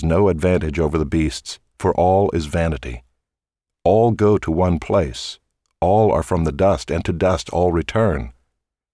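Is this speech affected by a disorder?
No.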